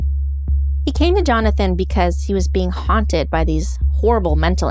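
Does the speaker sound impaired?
No.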